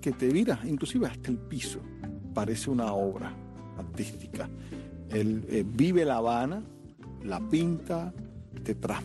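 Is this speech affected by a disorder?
No.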